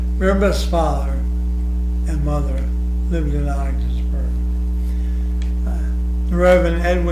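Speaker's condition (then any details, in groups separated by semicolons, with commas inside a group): ALS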